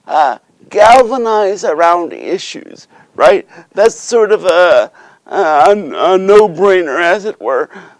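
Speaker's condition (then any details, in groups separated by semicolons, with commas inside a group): Cerebral palsy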